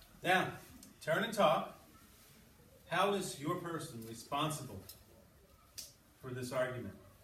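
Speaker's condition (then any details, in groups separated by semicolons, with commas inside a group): No condition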